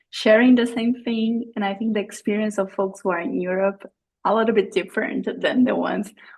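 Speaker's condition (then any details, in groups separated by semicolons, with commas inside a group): No condition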